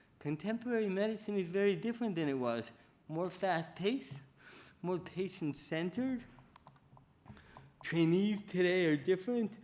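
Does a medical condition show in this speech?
Yes: cerebral palsy.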